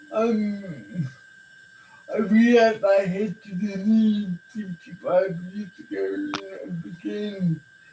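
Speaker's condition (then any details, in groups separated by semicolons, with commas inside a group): Cerebral palsy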